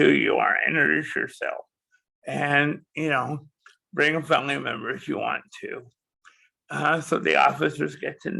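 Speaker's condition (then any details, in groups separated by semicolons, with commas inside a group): Cerebral palsy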